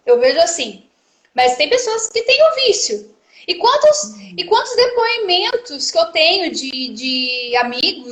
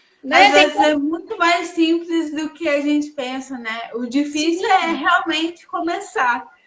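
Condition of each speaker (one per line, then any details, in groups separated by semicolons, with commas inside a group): No condition
Cerebral palsy; present since birth, uses wheelchair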